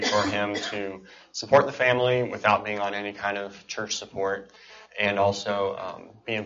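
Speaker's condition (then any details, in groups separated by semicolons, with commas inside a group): Cleft palate and cleft lip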